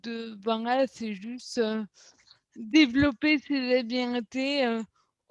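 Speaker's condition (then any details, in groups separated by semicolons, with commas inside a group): Cerebral palsy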